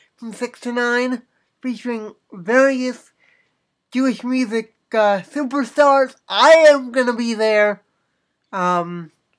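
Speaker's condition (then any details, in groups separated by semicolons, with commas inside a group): Cerebral palsy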